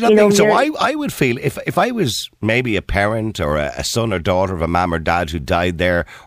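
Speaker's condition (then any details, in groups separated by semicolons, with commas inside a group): No condition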